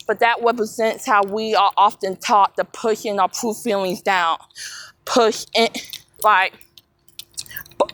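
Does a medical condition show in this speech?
No.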